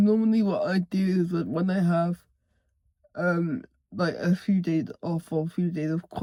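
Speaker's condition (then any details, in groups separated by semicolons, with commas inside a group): Cerebral palsy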